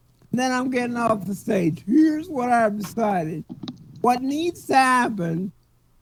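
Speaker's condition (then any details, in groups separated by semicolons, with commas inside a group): Cerebral palsy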